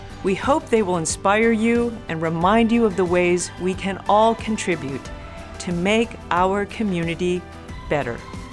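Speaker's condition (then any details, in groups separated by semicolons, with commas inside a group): No condition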